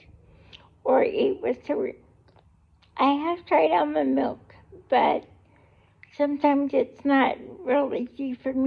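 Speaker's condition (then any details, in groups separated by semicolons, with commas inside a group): Cerebral palsy; able to talk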